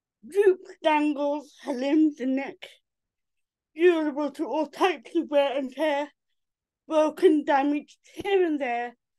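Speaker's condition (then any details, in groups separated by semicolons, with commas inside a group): Cerebral palsy; from birth, affects limbs and neck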